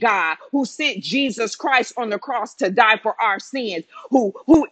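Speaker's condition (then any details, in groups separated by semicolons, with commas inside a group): No condition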